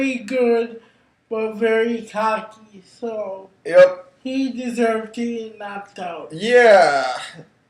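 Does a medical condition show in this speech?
Yes: cerebral palsy; brain injury.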